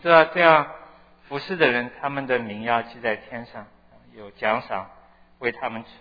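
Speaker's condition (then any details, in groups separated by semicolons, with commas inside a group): No condition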